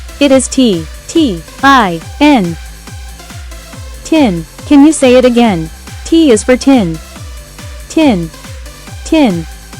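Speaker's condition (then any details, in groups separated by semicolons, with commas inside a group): No condition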